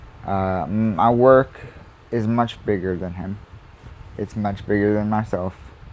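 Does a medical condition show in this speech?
Yes: cerebral palsy; spastic quadriplegic.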